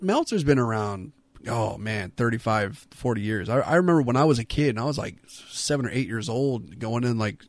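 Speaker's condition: No condition

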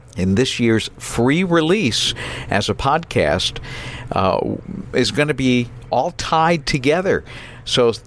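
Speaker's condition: No condition

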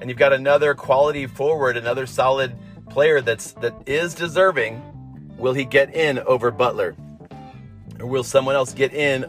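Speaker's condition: No condition

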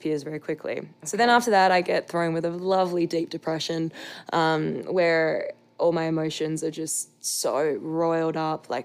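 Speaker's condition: No condition

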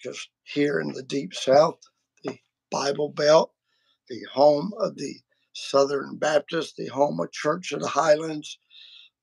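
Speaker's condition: Vocal cord surgery; including laser treatment

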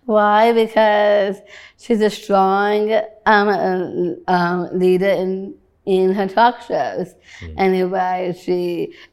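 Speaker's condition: Down syndrome

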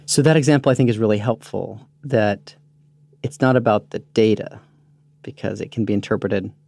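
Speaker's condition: No condition

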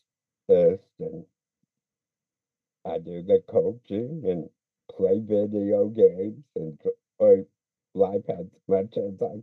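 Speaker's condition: Speech impediment; cerebral palsy considered but did not fit

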